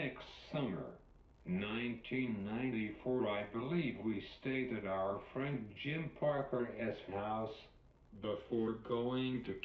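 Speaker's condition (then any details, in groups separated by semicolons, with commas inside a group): Cerebral palsy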